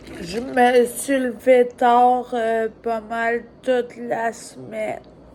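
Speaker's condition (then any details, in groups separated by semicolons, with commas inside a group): Ataxia; degenerative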